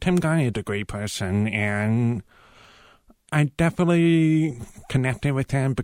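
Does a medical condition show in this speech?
Yes: profound deafness; cochlear implants received at age 18, interpreter used on Project Runway; uses cochlear implants, now hears sounds such as rain.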